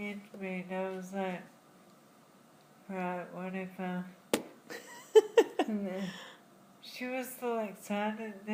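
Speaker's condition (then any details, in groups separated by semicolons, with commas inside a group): Friedreich's ataxia; diagnosed in childhood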